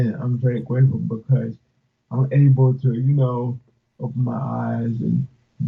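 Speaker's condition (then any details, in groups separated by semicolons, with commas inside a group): Cerebral palsy; speech affected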